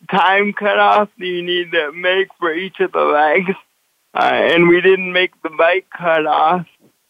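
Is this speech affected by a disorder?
Yes: cerebral palsy; walks with walker.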